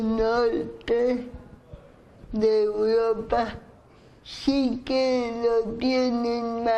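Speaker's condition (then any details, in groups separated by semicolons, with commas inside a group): Cerebral palsy; speaks with difficulty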